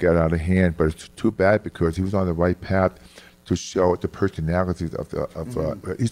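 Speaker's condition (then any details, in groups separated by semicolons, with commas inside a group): Hearing loss; lost about 75% of hearing close to birth, severe childhood speech impediment, left ear surgery; formerly severe monotone speech, inflection improved by studying phonetics, New York accent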